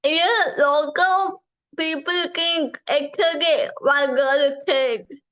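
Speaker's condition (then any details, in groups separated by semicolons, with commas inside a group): Cerebral palsy; from birth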